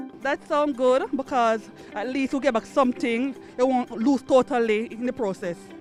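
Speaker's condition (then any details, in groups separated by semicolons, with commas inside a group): No condition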